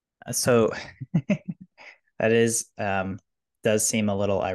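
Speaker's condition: No condition

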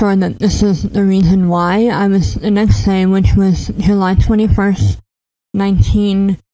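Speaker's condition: Cleft palate; congenital

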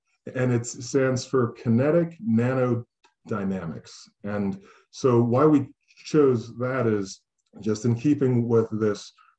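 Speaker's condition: Stuttering; lifelong stutter, cannabis reported to help stuttering; prolonged sounds, blocks

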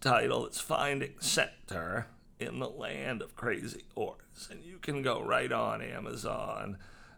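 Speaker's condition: Voice disorder; acquired voice disorder

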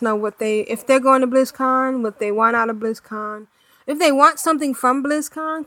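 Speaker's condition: No condition

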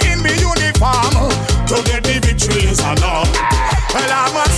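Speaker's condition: No condition

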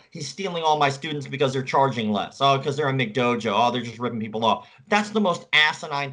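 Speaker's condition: Cleft palate; congenital cleft palate

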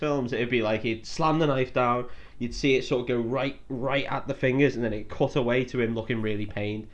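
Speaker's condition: No condition

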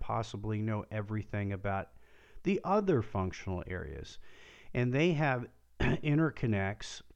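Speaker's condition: No condition

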